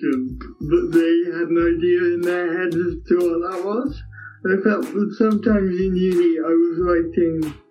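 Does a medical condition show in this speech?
Yes: cerebral palsy; affects walking and balance.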